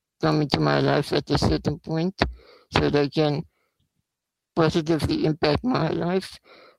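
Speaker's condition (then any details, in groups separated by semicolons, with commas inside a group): Spinal muscular atrophy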